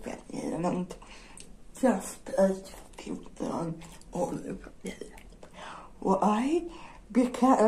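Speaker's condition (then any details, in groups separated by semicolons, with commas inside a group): Generalized dystonia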